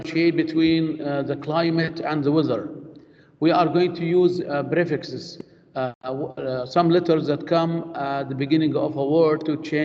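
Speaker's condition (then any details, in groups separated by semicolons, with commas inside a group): No condition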